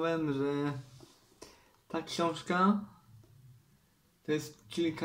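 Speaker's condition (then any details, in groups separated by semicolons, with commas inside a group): Cerebral palsy; uses wheelchair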